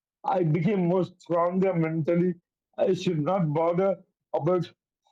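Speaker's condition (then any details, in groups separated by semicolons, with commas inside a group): Cerebral palsy; affects coordination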